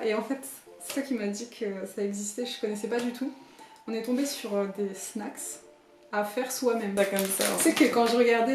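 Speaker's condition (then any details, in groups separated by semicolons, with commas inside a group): No condition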